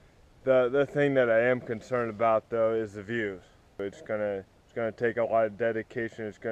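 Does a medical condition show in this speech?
Yes: cerebral palsy.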